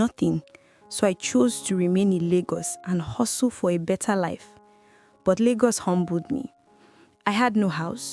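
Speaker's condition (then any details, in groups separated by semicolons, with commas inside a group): No condition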